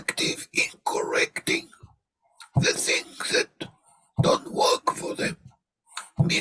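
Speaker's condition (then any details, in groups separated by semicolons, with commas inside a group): Laryngectomy; tracheoesophageal voice prosthesis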